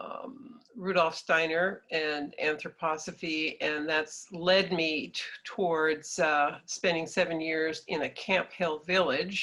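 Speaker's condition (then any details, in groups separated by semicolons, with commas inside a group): No condition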